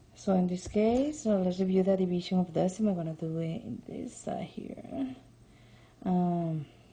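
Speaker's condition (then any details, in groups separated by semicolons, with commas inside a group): No condition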